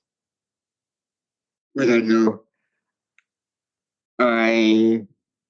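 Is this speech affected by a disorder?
Yes: cerebral palsy.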